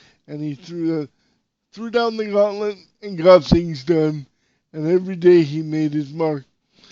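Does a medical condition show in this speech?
Yes: cerebral palsy.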